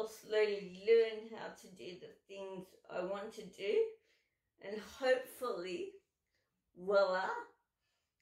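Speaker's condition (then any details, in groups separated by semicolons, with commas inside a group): Cerebral palsy, dystonic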